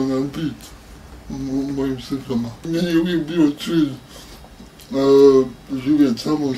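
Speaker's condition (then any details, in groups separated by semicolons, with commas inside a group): Cerebral palsy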